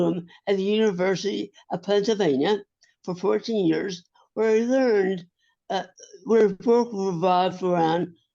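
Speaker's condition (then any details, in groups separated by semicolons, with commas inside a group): Acquired brain injury; ongoing recovery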